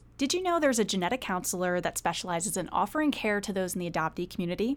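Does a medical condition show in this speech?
No.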